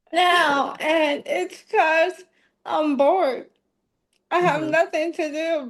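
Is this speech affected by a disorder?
Yes: ALS.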